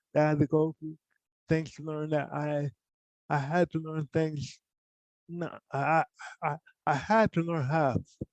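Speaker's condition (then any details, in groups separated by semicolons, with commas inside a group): Cerebral palsy; from birth, poor hand use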